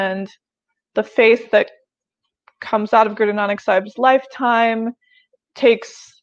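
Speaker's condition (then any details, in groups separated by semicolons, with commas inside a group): No condition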